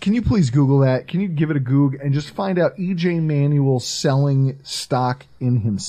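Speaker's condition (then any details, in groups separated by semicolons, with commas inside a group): No condition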